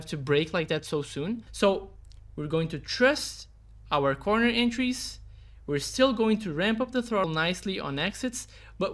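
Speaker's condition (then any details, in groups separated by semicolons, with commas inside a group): No condition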